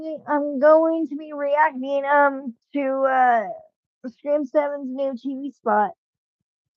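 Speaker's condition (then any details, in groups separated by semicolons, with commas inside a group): Cerebral palsy, spastic; from birth, muscle spasms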